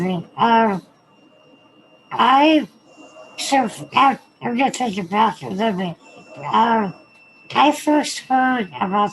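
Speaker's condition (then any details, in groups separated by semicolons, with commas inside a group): Spinal muscular atrophy; full-time ventilator, stable, Spinraza treatment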